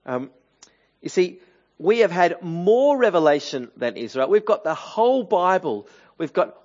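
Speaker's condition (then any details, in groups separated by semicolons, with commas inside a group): No condition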